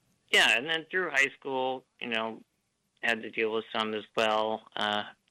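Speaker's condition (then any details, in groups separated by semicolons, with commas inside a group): Duchenne muscular dystrophy; Duchenne muscular dystrophy diagnosed at age 3, power chair since about age 10; uses ventilator to breathe; ventilator may be audible, speech cadence slightly different but works well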